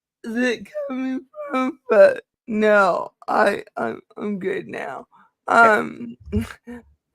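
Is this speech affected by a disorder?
Yes: cerebral palsy.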